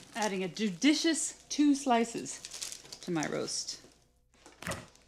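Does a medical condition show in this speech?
No.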